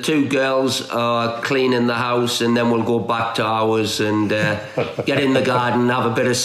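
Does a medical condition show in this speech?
No.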